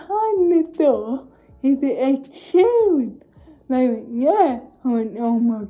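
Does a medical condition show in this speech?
Yes: cerebral palsy.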